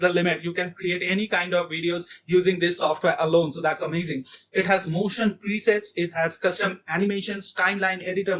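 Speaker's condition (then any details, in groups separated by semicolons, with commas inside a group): No condition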